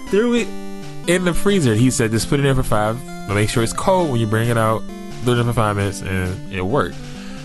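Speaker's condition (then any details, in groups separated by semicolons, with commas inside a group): No condition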